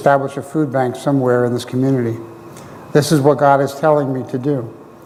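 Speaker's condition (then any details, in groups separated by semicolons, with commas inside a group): No condition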